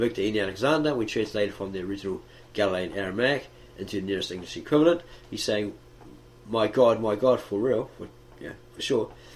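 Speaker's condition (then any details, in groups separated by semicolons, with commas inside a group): No condition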